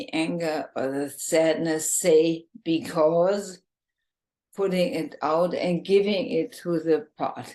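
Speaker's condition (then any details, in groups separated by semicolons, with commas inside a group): ALS, bulbar form, bulbar onset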